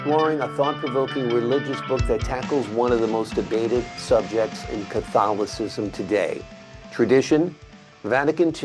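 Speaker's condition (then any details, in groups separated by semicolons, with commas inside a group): No condition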